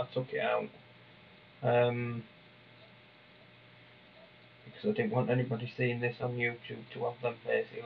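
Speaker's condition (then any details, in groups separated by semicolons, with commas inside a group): No condition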